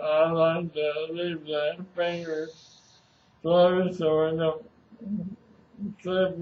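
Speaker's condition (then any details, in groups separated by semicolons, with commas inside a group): ALS; speech somewhat hard to understand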